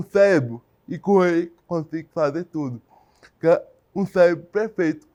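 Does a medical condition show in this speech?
Yes: cerebral palsy.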